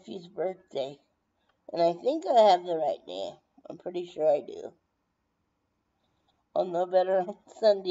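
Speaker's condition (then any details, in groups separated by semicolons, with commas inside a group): Brain injury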